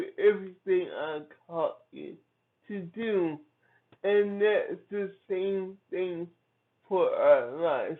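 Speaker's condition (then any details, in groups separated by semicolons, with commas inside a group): Cerebral palsy; from birth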